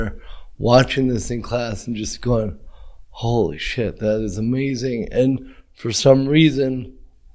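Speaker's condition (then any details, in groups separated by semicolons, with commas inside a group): Cerebral palsy; brain injury, present from birth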